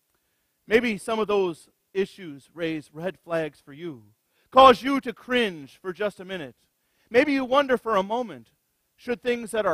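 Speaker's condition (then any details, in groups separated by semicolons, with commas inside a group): No condition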